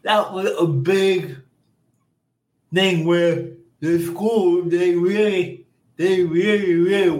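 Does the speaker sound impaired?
Yes: cerebral palsy; birth oxygen loss, cord around neck, spasms, limited body control, motor deficits, childhood physical, occupational therapy; speech impairments, speech therapy from age seven with Jeff in Orlando, school speaking device declined.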